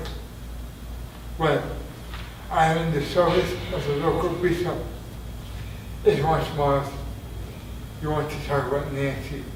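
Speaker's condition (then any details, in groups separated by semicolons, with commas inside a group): Traumatic brain injury; near-fatal injury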